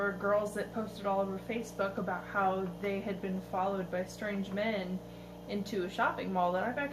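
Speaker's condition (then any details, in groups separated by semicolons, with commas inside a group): No condition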